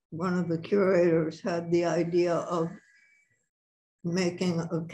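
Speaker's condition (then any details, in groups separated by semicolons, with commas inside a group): Parkinson's; about six years since onset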